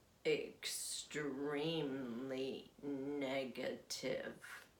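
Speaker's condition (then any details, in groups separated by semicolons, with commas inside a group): Essential tremor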